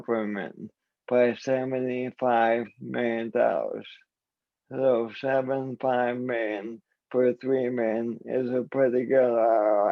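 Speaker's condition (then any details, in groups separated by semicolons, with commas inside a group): ALS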